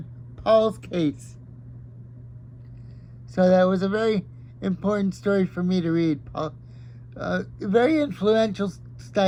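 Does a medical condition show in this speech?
Yes: cerebral palsy.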